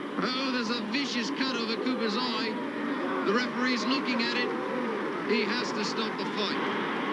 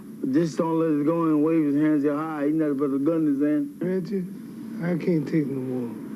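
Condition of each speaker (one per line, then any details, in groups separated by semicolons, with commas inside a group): No condition
Parkinson's syndrome; no tremor; sometimes slurred speech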